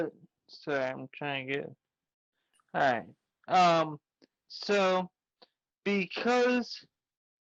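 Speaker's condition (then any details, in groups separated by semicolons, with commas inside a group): Traumatic brain injury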